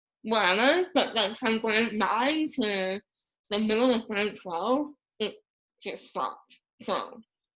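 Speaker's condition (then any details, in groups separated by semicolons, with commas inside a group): Moebius syndrome; paralyzed tongue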